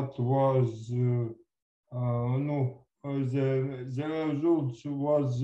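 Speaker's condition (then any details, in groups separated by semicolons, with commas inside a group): Cerebral palsy; from birth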